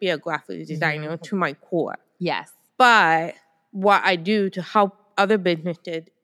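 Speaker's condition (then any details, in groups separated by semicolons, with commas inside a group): Deafblindness; deaf since childhood, blindness recognised later; identified as deafblind around pandemic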